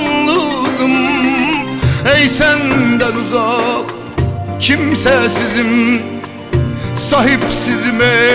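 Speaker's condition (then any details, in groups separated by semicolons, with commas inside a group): No condition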